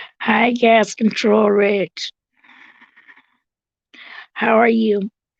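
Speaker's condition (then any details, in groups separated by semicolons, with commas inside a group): Cerebral palsy; visible disability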